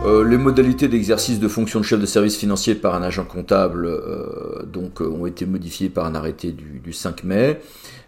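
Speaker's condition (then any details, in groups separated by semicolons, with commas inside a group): No condition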